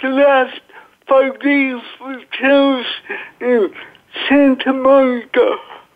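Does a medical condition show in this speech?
Yes: cerebral palsy.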